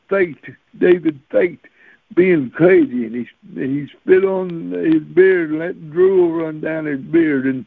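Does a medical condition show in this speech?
Yes: cerebral palsy; since birth.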